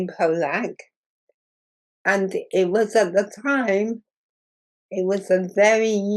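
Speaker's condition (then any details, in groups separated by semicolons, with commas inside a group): Muscular dystrophy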